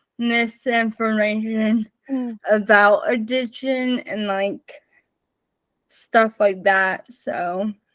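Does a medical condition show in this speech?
Yes: spastic cerebral palsy, mixed.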